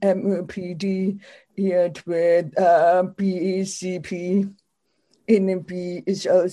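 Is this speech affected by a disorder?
Yes: deafness; uses sign language, sign language interpreter or captioning for communication access; speaks for self, also uses sign language.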